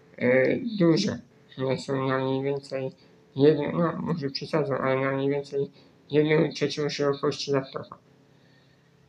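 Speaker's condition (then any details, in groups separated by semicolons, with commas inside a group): Spinal muscular atrophy; nervous system disease preventing muscle building, arm and leg muscle wasting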